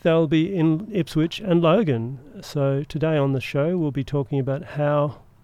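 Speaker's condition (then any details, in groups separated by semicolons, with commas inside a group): No condition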